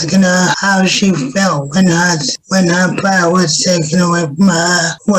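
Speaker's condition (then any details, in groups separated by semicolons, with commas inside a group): Cerebral palsy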